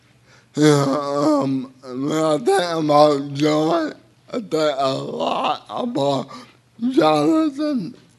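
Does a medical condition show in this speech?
Yes: cerebral palsy; involuntary hand movements.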